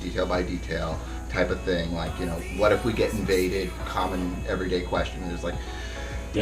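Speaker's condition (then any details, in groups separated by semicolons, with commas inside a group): No condition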